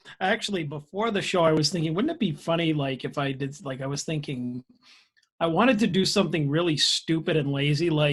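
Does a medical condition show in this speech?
No.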